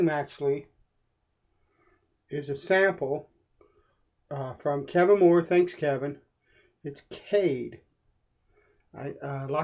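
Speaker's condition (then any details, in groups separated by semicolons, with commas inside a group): No condition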